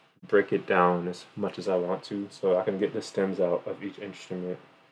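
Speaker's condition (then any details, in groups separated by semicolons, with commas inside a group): No condition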